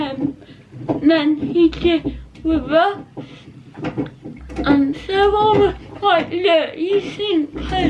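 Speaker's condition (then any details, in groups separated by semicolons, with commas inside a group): Cerebral palsy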